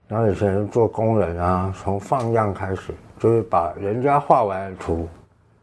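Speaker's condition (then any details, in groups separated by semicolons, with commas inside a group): Tongue cancer surgery, partial glossectomy with tongue flap; tongue cancer at 50, stage 2, oral chemotherapy, recurrence, two thirds right tongue removed; treatment completed, radiotherapy caused jaw clenching, narrowing mouth opening, muscle atrophy, self-stretching with object; eating and speaking affected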